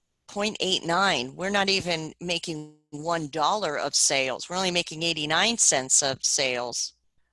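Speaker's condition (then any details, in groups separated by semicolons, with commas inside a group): No condition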